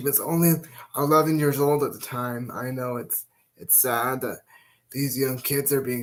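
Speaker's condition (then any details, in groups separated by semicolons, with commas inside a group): Cerebral palsy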